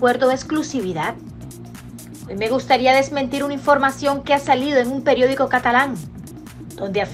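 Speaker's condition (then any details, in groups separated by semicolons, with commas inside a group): No condition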